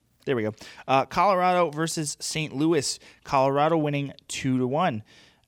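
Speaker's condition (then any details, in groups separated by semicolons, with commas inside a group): No condition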